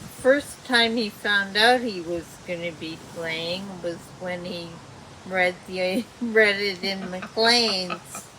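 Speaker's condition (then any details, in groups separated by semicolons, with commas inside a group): Dysarthria; speech worsening, still communicates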